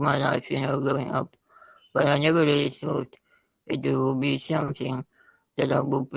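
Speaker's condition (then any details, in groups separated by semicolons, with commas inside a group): Spinal muscular atrophy type 2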